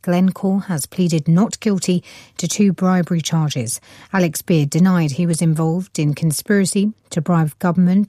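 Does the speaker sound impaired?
No.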